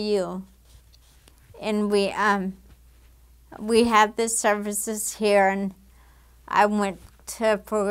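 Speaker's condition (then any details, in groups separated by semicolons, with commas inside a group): Damaged diaphragm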